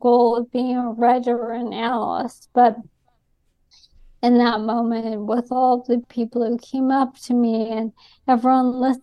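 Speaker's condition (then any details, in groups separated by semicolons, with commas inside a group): ALS; diagnosed by elimination over multiple years by Dr. Neil Snyder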